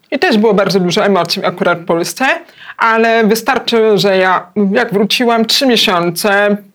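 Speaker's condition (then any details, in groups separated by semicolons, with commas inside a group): Hard of hearing, cochlear implant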